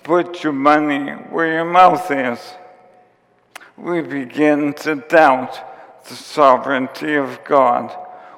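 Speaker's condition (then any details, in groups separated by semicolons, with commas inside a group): ALS; symptoms began about four years before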